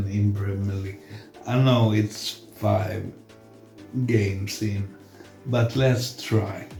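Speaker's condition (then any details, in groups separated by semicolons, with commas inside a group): Multiple sclerosis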